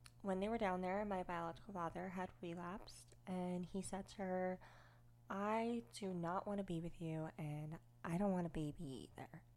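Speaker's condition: Cleft lip and palate, unilateral

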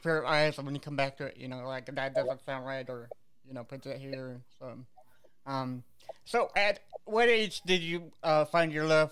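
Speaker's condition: Cerebral palsy; visible physical disability

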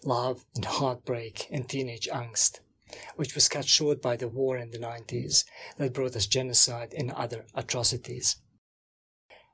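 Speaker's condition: No condition

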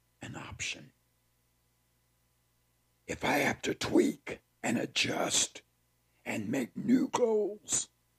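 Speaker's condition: Partial laryngectomy; laryngeal cancer, emergency half voice box removal, tracheostomy tube

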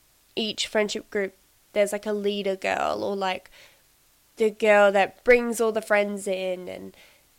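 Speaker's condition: No condition

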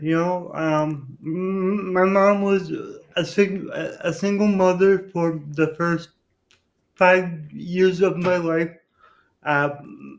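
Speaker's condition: Cerebral palsy; femur and right ankle surgery at eight

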